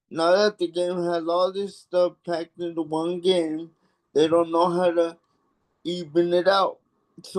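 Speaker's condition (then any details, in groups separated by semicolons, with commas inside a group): Cerebral palsy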